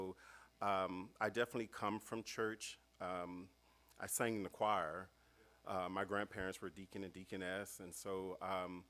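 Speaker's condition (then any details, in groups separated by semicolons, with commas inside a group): No condition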